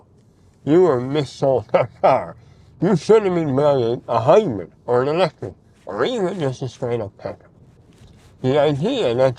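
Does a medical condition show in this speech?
Yes: mouth cancer surgery.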